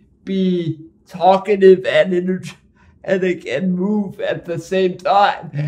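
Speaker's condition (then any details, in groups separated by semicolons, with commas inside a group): Cerebral palsy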